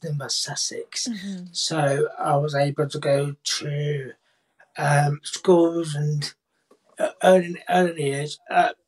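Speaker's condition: Cerebral palsy, profound hearing loss; born three months premature, boccia class BC5 formerly BC2; speaks clearly and well, no longer signs, most BSL forgotten; speaks clearly despite deafness, BSL first language, primary school speech and language therapy

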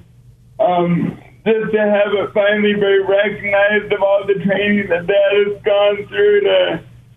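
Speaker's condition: Cerebral palsy; brain-muscle disconnect, muscles do not fire properly, retrained through years of therapy; walking requires focus on every aspect, including breathing and hand placement

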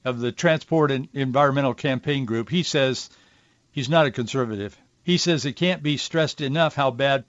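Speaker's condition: No condition

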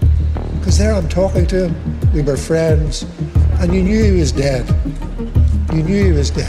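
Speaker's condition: No condition

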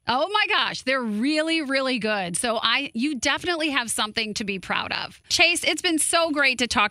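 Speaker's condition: No condition

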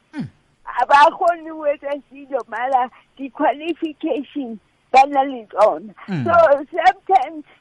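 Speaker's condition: Cerebral palsy; since childhood

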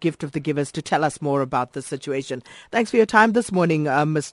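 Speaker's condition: No condition

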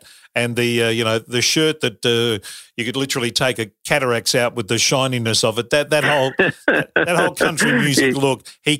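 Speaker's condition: No condition

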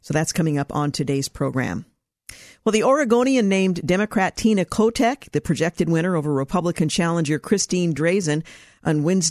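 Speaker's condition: No condition

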